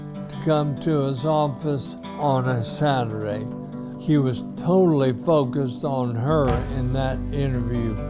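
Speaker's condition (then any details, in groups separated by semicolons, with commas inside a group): ALS; few months since diagnosis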